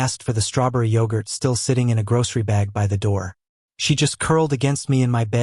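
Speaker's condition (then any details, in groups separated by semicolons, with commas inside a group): No condition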